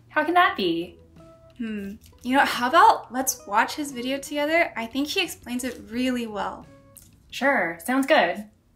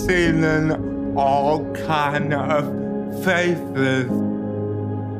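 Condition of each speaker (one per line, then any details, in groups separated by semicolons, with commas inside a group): No condition
Cerebral palsy; present from birth, brain damage affecting movement and posture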